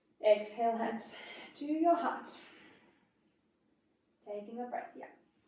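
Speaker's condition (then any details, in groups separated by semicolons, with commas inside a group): No condition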